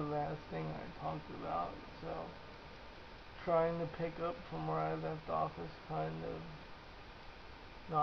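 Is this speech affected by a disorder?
Yes: cerebral palsy.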